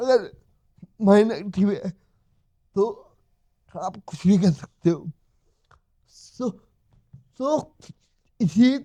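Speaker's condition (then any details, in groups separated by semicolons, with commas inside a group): Cerebral palsy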